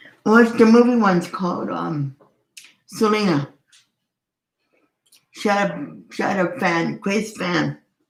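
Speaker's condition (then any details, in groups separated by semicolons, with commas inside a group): Cerebral palsy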